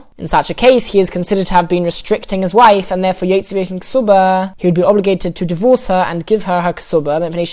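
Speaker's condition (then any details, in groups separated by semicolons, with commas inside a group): No condition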